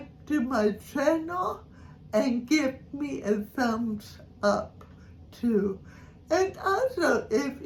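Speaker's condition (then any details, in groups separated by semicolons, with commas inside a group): Cerebral palsy; from birth, delivery complications, shaky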